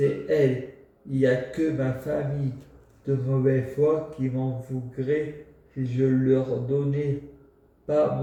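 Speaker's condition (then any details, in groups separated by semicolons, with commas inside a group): Multiple sclerosis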